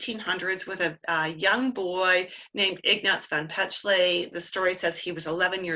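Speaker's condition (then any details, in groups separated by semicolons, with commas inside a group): No condition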